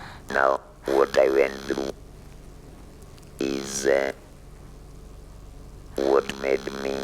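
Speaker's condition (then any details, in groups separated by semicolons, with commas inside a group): Laryngectomy for throat cancer; hoarse voice first, lost voice, speaks with neck device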